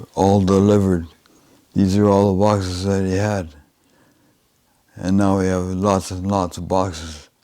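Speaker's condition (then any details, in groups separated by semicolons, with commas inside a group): Advanced Parkinson's disease, severe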